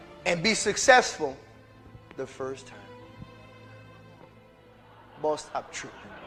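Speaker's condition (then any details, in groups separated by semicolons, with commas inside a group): No condition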